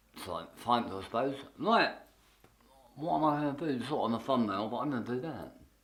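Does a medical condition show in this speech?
Yes: tongue cancer; half tongue removed.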